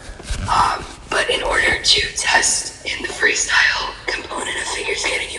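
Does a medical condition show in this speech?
Yes: laryngeal papillomatosis; congenital, papillomas growing in airway, periodic laser removal, many laser surgeries, vocal cord scar tissue; scarred vocal cords cannot vibrate, altered voice, breathless on exertion as airway gradually blocks.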